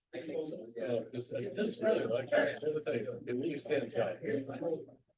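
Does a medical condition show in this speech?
No.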